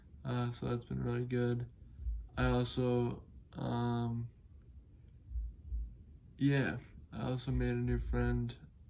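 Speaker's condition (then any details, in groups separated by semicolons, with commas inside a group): Cerebral palsy; able to speak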